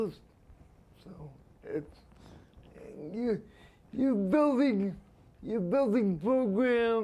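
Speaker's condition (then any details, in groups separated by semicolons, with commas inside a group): Spastic quadriplegia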